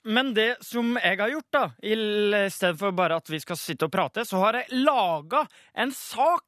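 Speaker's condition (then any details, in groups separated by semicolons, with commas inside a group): No condition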